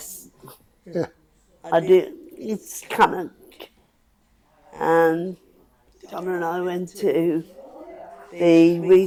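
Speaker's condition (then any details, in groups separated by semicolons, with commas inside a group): Cerebral palsy; frequent falls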